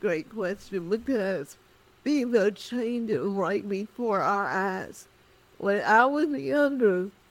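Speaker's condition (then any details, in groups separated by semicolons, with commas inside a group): Cerebral palsy; speech affected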